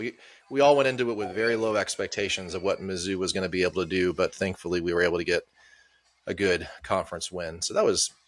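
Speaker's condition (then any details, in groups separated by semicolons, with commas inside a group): No condition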